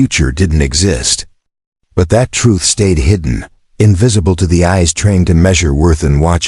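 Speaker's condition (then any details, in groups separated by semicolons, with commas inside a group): No condition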